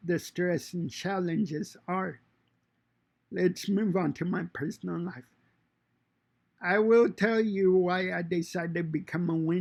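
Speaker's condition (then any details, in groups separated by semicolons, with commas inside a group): Cerebral palsy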